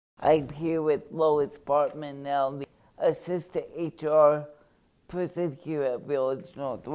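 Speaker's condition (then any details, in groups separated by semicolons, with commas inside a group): Cerebral palsy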